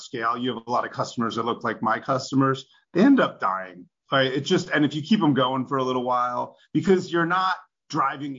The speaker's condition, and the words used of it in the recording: None; typical speech.